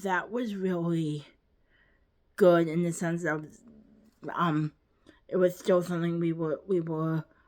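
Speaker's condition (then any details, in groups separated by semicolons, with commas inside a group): Cerebral palsy, quadriplegic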